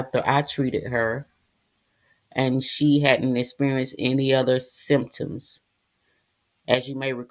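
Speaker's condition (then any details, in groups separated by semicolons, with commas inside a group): No condition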